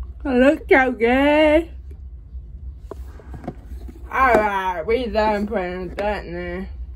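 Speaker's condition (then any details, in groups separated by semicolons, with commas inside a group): Cerebral palsy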